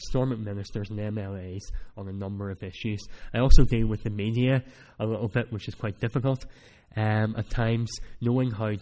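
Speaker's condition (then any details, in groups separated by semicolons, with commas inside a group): Cleft palate; speech not that clear at times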